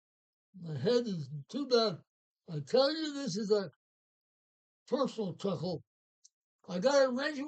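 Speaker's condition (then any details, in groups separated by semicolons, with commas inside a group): Parkinson's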